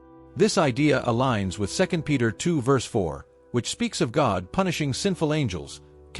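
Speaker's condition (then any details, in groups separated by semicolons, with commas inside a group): No condition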